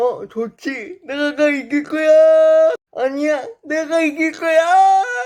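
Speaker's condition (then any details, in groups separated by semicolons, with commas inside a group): Brain lesion disability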